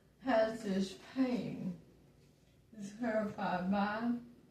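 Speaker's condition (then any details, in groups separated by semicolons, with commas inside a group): Throat cancer radiation damage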